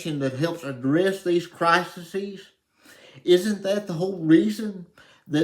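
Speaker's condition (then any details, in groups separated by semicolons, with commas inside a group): Cerebral palsy; uses wheelchair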